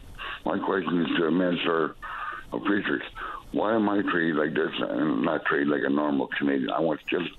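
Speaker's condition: Stroke; two strokes

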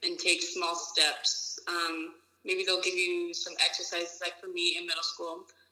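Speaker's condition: No condition

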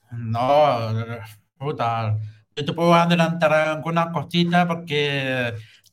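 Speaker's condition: Hearing loss with cochlear implant; congenital hearing loss, cochlear implant surgery, implant electrically stimulates cochlea

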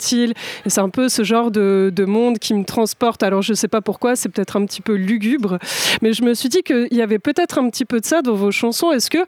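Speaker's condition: No condition

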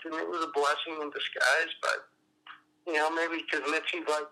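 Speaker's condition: Cerebral palsy; appearance likened to Parkinson's

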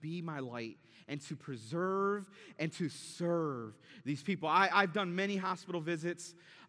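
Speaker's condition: No condition

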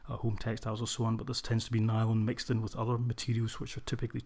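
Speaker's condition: No condition

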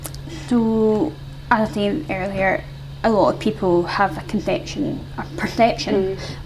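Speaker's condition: Isolated cleft palate; congenital isolated cleft palate, lip not involved, surgeries through childhood and adulthood, jaw surgery for underbite from impaired jaw growth; noticeable speech difference, bar staff often not understanding, partner first took it for accent, sometimes exaggerated at cleft events

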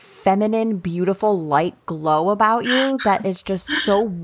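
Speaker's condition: No condition

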